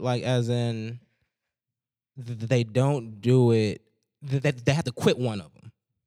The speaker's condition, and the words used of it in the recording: Stuttering. It's like, and I stutter, so it's like, all right.